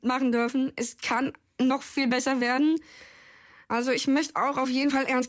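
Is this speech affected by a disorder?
Yes: Down syndrome; from birth.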